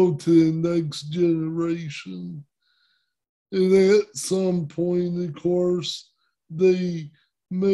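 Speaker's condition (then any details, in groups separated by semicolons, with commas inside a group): Cerebral palsy; speech impairment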